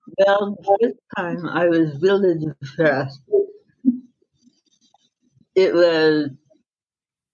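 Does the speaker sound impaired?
Yes: dystonia, secondary to encephalitis; slight speech impediment.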